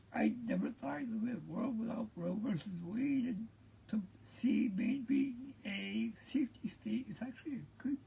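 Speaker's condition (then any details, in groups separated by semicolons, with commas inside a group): Cerebral palsy; present since birth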